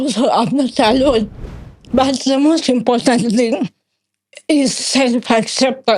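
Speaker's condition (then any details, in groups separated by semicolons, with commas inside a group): Cerebral palsy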